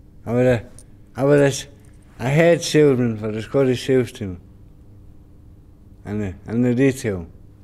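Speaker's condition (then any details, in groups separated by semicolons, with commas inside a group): Brain injury; mild speech impediment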